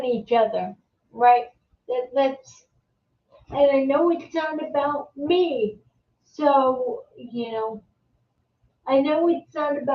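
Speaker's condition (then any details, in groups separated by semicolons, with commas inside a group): Multiple sclerosis, secondary progressive; hears herself slurring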